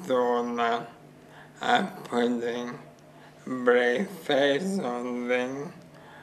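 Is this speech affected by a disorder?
Yes: motor neuron disease; throat and mouth weakness affecting speech.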